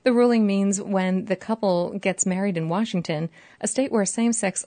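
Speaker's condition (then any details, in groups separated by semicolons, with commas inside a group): No condition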